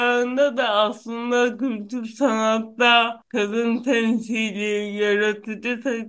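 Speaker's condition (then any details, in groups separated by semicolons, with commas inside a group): Cerebral palsy; no known cure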